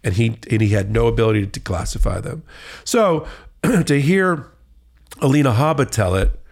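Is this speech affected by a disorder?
No.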